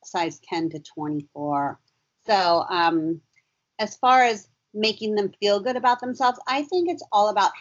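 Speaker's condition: No condition

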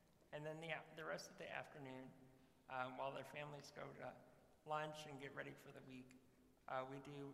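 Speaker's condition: Muscular dystrophy

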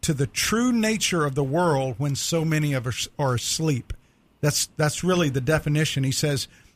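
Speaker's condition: No condition

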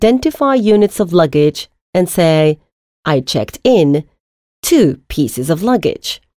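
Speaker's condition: No condition

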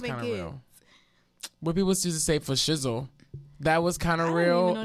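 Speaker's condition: No condition

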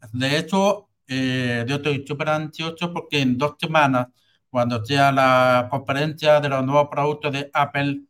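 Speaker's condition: Hearing loss with cochlear implant; uses cochlear implant

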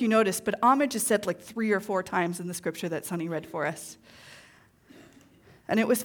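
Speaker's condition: No condition

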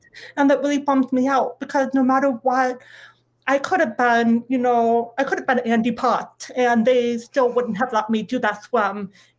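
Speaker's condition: Deafness; cannot hear voice calls or megaphones

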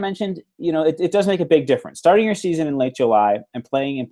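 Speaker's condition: No condition

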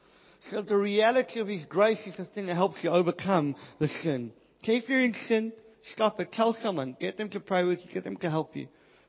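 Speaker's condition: Cleft palate, Pierre Robin syndrome

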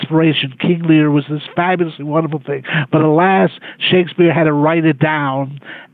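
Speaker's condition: No condition

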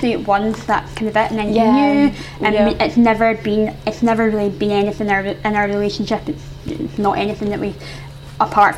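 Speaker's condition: Isolated cleft palate; lip not involved

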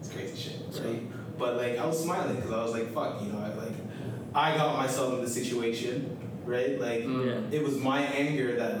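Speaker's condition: No condition

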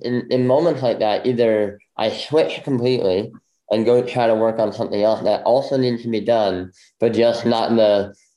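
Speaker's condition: Bilateral cleft lip; congenital bilateral

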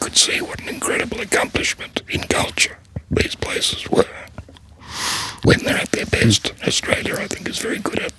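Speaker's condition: Laryngectomy, voice prosthesis

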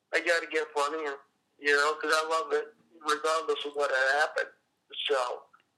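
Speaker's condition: Cerebral palsy; appearance likened to Parkinson's

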